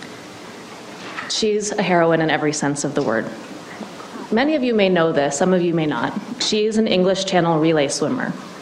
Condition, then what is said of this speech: No condition.